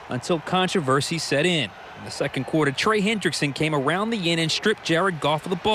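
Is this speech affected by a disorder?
No.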